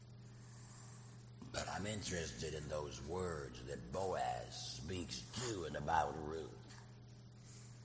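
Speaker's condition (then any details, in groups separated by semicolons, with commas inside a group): Laryngectomy; artificial voice via prosthesis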